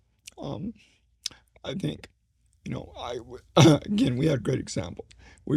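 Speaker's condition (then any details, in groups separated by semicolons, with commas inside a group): ALS; needs voice rest during conversation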